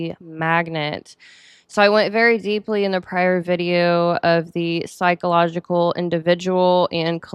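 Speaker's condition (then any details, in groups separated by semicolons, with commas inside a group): No condition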